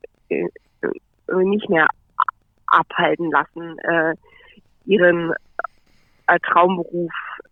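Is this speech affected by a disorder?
Yes: stuttering; joined self-help relatively early, learned through self-help to handle stuttering openly; currently a fairly fluent phase, audible in recording; sometimes gets stuck, takes longer to speak, comes up more when speaking to groups, hardest in English online seminars; here blocks.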